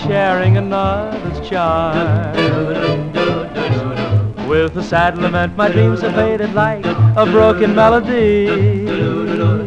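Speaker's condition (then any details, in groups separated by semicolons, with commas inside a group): No condition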